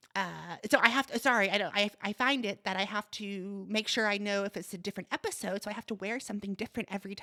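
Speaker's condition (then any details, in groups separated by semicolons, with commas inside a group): No condition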